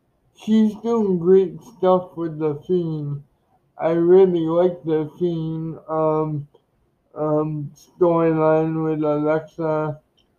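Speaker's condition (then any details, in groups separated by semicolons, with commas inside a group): Cerebral palsy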